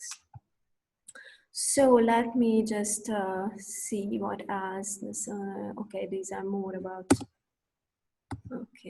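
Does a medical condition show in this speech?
No.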